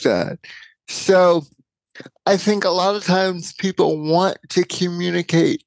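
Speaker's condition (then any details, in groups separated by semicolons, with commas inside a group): Cerebral palsy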